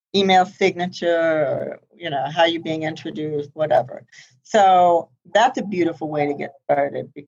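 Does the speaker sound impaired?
Yes: profound hearing loss; congenital profound hearing loss, mostly higher frequencies, hearing aids tried repeatedly but never worked well enough.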